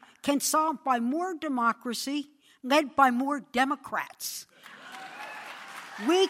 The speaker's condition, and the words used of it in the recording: None; typical speech.